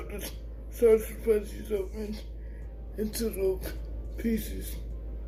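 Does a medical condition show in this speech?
Yes: cerebral palsy.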